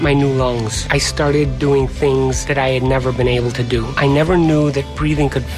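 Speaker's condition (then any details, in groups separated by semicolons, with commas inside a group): No condition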